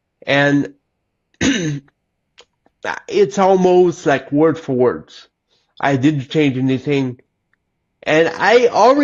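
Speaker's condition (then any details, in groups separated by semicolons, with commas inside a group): Cerebral palsy; lifelong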